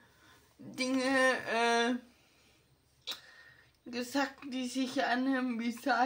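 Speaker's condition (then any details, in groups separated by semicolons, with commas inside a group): Ataxia; ataxia affecting hands and fingers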